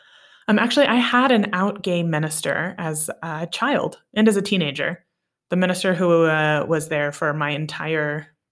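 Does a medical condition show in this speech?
No.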